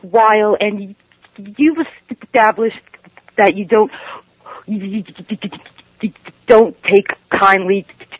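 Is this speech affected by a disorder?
Yes: stuttering; stuttering at ages 10 to 15; ongoing stuttering, attends NSA stuttering conferences; stays with stutter rather than changing words, speech tools mentally exhausting, hard to focus on message; here repeated words, prolonged sounds.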